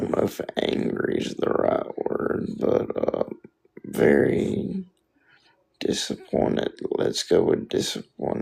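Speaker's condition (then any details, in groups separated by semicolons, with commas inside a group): Spastic quadriplegic cerebral palsy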